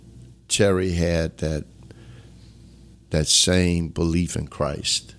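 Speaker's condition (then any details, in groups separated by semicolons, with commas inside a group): No condition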